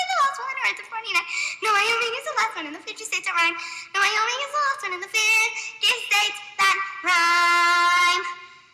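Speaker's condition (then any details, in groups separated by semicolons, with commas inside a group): No condition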